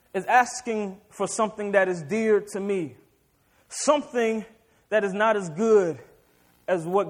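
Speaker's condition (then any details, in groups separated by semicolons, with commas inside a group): No condition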